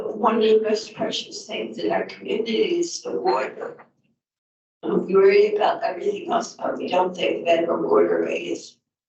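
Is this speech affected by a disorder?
Yes: multiple sclerosis.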